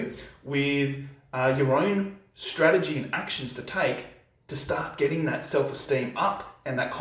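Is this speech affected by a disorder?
No.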